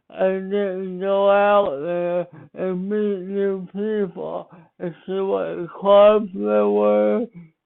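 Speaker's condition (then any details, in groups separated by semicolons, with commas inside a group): Speech impairment after birth surgery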